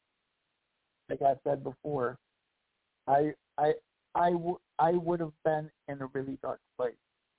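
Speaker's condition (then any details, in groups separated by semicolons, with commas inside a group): Cerebral palsy; past challenges speaking up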